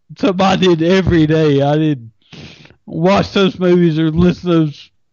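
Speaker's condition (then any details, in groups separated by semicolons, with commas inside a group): Friedreich's ataxia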